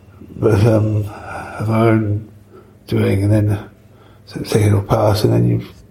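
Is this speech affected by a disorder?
Yes: Parkinson's; long-standing, diagnosed about 5 years after restaurant opened, pioneering surgery with two brain wires and implanted battery; affects speech, rare audio interview.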